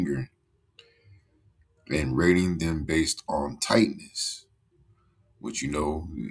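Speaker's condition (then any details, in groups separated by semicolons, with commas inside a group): No condition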